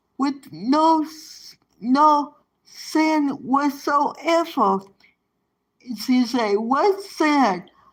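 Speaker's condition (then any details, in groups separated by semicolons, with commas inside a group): Cerebral palsy; present from birth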